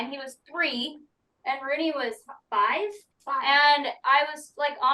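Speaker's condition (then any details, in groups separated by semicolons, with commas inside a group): No condition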